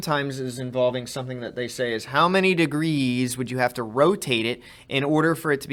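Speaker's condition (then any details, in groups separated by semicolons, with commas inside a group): No condition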